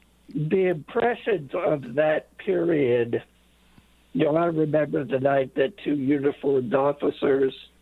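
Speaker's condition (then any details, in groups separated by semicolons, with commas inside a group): Late-onset Pompe disease; misdiagnosed as muscular dystrophy at 23 for 26 years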